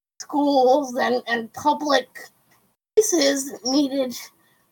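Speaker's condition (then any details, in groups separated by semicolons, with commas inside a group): Cerebral palsy; quadriplegic, wheelchair user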